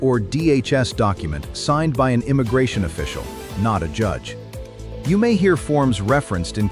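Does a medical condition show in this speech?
No.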